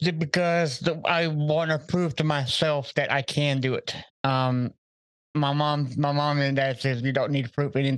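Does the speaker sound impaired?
Yes: cerebral palsy; very mild cerebral palsy, walks with a walker, no power chair needed.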